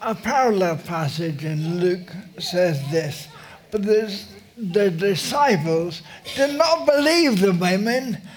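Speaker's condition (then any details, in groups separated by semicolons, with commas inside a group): Motor neurone disease; uses wheelchair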